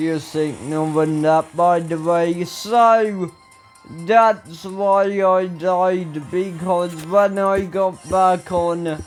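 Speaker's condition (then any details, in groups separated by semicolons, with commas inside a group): Ataxia; speech recently worse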